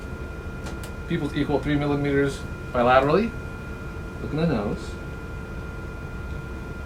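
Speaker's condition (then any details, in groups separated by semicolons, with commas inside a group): No condition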